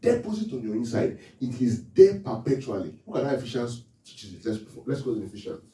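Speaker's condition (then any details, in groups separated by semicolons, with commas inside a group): No condition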